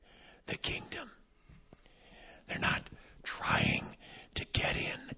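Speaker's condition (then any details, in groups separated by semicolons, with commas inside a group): Vocal cord paralysis, unilateral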